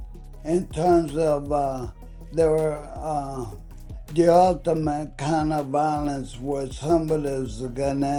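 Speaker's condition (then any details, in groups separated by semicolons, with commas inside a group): ALS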